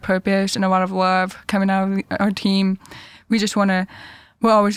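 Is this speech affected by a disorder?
Yes: deafness; cochlear implants.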